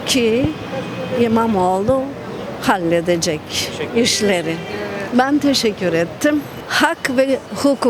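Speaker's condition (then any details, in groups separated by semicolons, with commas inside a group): No condition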